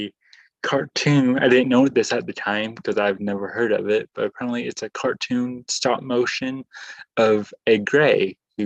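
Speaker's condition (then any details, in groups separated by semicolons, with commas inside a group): Cerebral palsy; caused by brain fluid pockets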